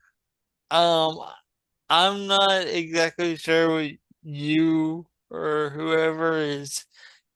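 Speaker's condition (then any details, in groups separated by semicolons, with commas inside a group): Traumatic brain injury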